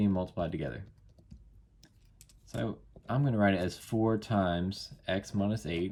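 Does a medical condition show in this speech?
No.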